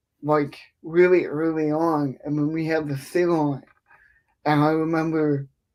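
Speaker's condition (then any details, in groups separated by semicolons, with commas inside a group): Cerebral palsy; affects speech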